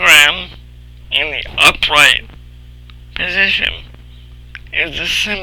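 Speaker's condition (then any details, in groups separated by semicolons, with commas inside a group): Cerebral palsy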